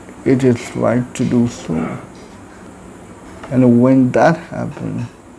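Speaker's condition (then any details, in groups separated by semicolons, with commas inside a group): Cerebral palsy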